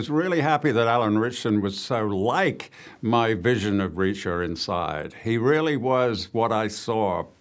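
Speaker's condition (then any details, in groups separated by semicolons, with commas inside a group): No condition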